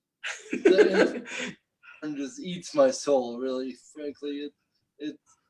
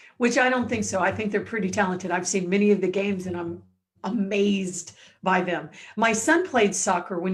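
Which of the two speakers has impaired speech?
The first: cerebral palsy.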